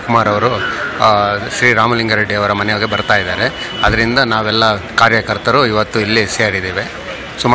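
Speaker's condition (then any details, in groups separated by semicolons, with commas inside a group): No condition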